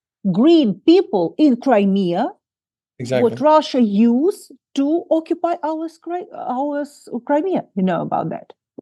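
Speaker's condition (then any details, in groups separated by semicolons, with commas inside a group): No condition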